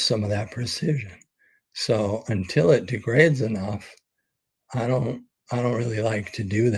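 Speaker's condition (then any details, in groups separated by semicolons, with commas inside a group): ALS; expects to lose voice very soon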